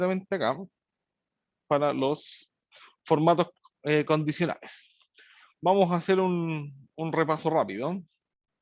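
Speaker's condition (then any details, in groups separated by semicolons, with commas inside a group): No condition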